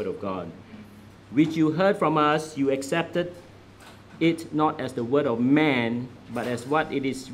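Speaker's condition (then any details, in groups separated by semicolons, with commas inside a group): No condition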